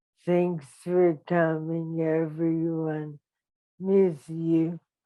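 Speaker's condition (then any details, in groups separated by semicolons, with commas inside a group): ALS; operation six months ago, then intensive care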